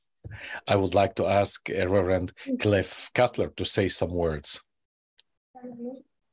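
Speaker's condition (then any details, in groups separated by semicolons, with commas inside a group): No condition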